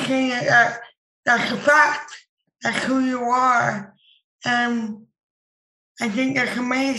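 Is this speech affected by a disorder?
Yes: impaired speech; speech disability; described to interpreter as speech disability, does not impede speaking.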